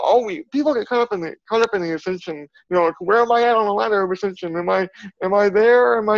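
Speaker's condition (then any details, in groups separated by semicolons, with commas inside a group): Cerebral palsy; from birth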